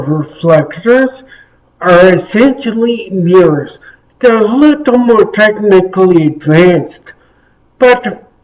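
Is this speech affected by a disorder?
Yes: traumatic brain injury.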